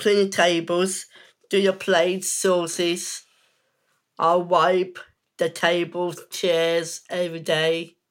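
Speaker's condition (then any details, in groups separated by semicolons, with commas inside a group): Down syndrome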